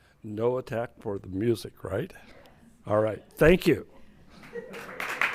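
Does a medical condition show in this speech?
No.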